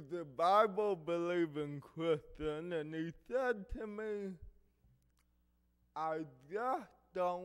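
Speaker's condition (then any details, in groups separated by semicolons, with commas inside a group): Cerebral palsy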